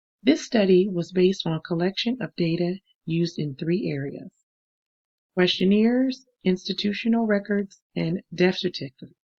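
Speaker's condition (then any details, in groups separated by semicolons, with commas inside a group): No condition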